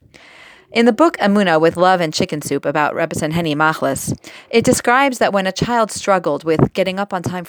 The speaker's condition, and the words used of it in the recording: No condition.